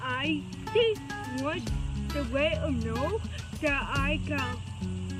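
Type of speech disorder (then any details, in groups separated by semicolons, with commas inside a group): Apraxia of speech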